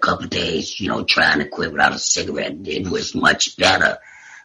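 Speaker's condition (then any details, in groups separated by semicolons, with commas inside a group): Laryngectomy; total laryngectomy for tumor by voice box, after failed six weeks chemo and radiation; voice deeper and raspy before diagnosis, only one or two words after surgery, improving with therapy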